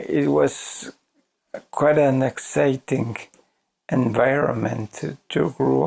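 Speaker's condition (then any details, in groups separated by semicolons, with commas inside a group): ALS; voice severely damaged, hard to understand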